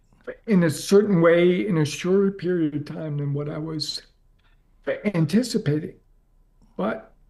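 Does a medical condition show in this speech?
Yes: ALS; progressive, onset leg.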